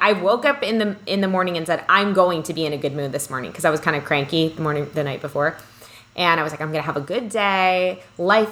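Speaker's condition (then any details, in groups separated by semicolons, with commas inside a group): No condition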